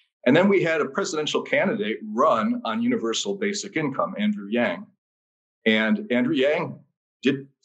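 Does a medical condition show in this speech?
No.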